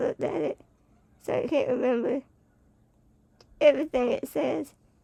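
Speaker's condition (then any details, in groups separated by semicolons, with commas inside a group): Spinal muscular atrophy type 2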